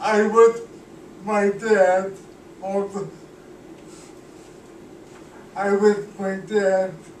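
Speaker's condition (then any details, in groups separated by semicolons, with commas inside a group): Cerebral palsy; cannot walk, uses wheelchair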